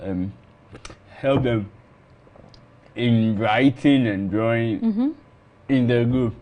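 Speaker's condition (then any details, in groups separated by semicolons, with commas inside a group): Cerebral palsy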